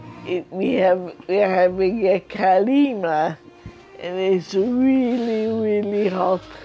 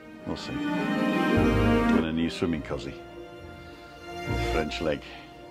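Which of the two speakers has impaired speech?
The first: multiple sclerosis.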